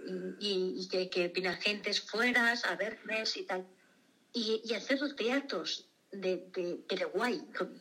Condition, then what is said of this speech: Aphasia. Y de hecho la afasia es una dificultad un poco para encontrar los nombres de las cosas,